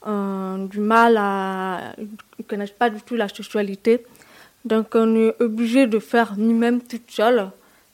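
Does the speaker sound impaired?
Yes: hard of hearing; uses sign language (LSF) for communication, would need an interpreter; did not fully understand the discussion, says LSF interpreters needed for information access.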